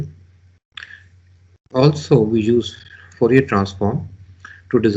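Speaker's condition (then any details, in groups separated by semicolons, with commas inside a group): No condition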